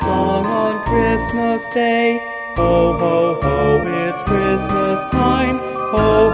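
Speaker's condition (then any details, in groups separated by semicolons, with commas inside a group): No condition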